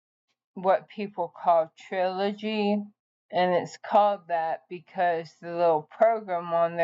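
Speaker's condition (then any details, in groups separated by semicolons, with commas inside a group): ALS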